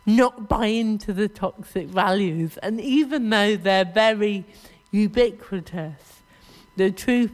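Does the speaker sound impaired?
Yes: cerebral palsy.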